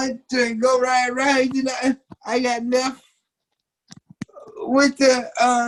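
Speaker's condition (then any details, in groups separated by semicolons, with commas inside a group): Cerebral palsy; uses wheelchair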